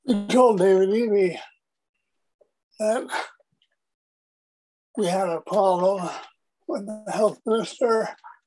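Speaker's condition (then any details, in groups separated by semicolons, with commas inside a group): Parkinson's disease; young onset, diagnosed at 37 after about 5 years of noticed symptoms; about 25 years since diagnosis, tasks take two to three times longer, awaiting deep brain stimulation surgery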